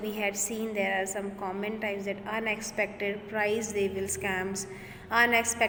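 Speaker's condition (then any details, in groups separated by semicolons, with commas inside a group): No condition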